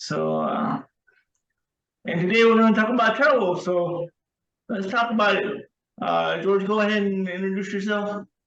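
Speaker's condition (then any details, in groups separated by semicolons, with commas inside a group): Cerebral palsy; wheelchair user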